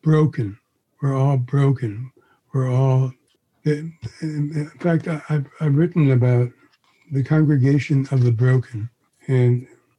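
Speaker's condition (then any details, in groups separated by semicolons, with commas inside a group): Parkinson's disease; confirmed by neurologist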